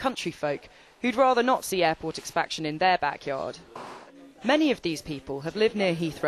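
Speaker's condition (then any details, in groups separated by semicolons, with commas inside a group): No condition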